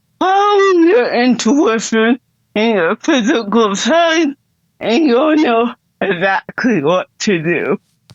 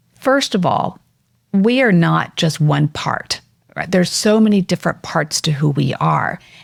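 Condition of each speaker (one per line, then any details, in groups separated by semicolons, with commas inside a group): Cerebral palsy; present from birth; uses AAC device when speech muscles tire; hard to understand, speaking tires muscles, high effort
No condition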